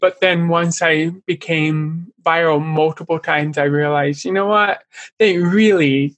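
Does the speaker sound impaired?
Yes: deafness; born deaf both ears, implant at 13, speech therapy ages 2-3 to 10-11, redone after implant; struggles with speaking, no full sentences until age five, sign language learned later, still has accent.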